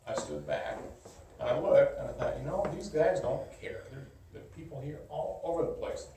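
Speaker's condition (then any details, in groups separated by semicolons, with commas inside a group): No condition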